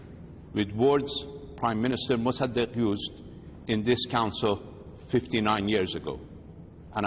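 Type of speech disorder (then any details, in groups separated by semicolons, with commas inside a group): None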